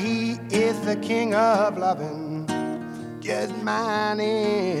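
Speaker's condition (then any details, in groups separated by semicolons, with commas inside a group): No condition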